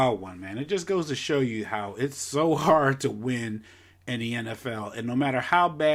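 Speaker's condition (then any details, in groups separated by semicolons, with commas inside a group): No condition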